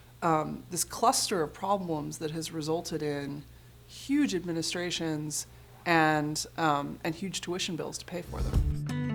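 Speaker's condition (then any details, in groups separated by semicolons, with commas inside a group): No condition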